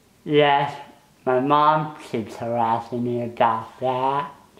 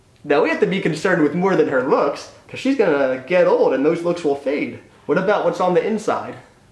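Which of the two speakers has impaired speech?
The first: spinal muscular atrophy.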